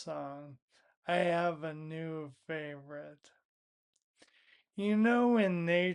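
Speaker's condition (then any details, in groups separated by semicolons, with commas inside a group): Primary lateral sclerosis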